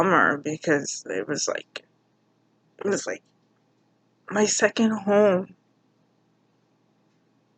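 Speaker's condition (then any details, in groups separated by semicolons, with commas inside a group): Cerebral palsy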